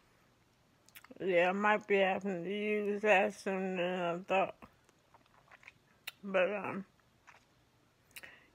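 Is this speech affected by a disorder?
Yes: ALS; affects hands.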